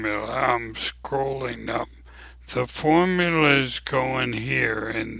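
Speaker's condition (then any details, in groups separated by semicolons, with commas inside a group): ALS; abnormally slow voice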